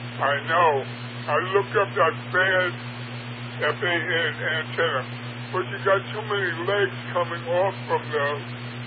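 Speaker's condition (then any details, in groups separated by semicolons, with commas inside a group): Parkinson's; largely wheelchair bound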